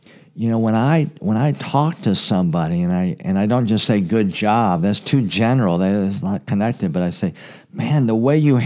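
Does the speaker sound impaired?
Yes: cleft palate; congenital, very severe, not expected to live beyond a week, mouth and whole face not together; quiet as a child, stuttered when nervous.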